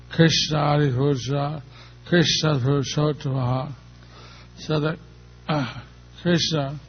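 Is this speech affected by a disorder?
Yes: stroke; not so easy to speak, checks whether listeners understand, understood only a little.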